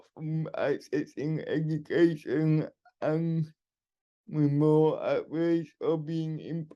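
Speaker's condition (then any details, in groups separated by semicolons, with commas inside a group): Cerebral palsy; wheelchair user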